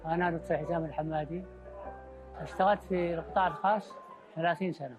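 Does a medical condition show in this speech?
Yes: Parkinson's disease; attributed by speaker to work pressure and psychological strain.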